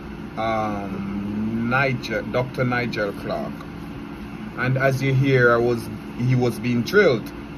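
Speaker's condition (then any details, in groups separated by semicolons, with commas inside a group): No condition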